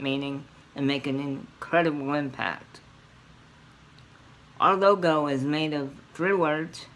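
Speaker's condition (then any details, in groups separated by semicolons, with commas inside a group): Cerebral palsy; scoliosis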